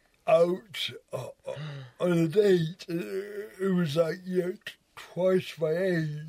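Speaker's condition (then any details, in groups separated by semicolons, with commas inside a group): Cerebral palsy; wheelchair user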